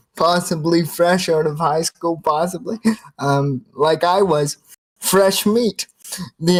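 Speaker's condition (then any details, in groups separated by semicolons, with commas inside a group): Cerebral palsy, spastic quadriplegia, severe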